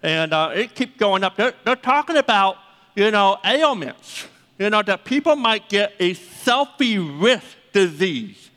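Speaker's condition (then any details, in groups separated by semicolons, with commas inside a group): Deafness; 80% deaf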